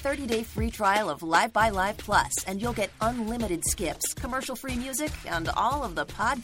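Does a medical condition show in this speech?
No.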